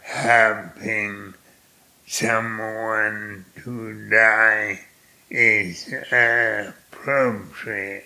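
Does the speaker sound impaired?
Yes: primary lateral sclerosis; motor neuron disease, neurologist gave 2 to 5 years, later found primary lateral sclerosis, legs then arms, hands, face, voice; about 12 years since diagnosis, worsening, less mobile, swallowing expected to fail; profoundly affected, speaks with effort, hard to follow.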